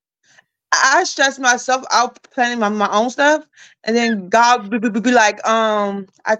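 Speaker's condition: Stuttering; repeated sounds, repeated words

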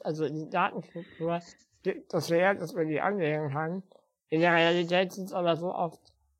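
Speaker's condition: Spinal muscular atrophy; spinal muscular atrophy since birth, physical disability, uses wheelchair

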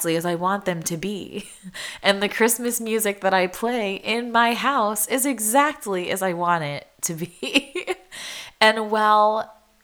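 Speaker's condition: No condition

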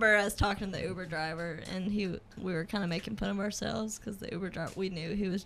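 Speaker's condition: No condition

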